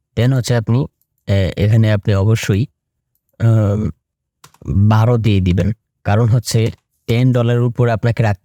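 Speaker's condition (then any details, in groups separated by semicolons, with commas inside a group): No condition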